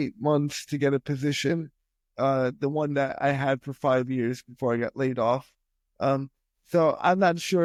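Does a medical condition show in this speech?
Yes: spastic quadriplegic cerebral palsy.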